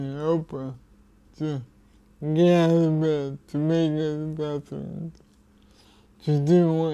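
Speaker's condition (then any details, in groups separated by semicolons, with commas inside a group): Cerebral palsy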